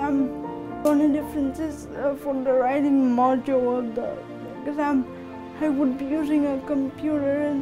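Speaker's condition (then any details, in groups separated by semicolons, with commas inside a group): Cerebral palsy; adolescent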